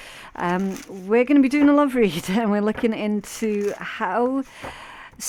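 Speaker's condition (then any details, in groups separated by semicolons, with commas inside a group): No condition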